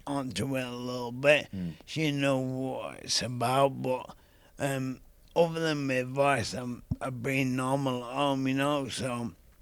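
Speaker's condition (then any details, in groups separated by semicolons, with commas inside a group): ALS; young onset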